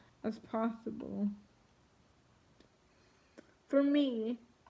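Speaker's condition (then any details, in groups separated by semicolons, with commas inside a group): Triplegic cerebral palsy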